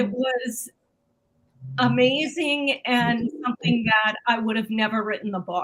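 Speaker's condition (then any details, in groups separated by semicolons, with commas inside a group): No condition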